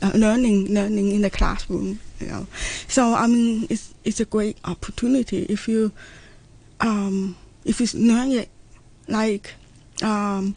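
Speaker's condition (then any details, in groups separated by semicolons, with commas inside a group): Profound deafness, congenital profound hearing loss; speech therapy from age one, weekly speech training, daily training by mother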